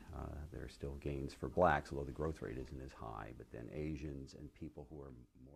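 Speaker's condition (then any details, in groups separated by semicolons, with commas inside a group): No condition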